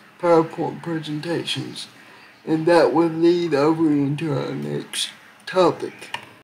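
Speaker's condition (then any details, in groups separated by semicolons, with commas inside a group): Cerebral palsy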